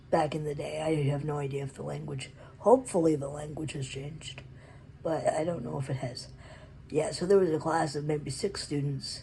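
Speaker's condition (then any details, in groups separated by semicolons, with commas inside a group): Cerebral palsy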